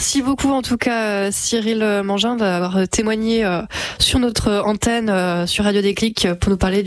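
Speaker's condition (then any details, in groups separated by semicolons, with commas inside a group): No condition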